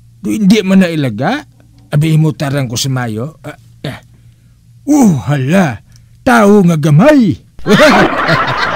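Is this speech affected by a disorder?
No.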